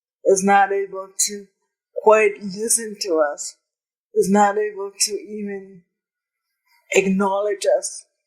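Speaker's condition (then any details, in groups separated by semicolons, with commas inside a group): Cerebral palsy; present from birth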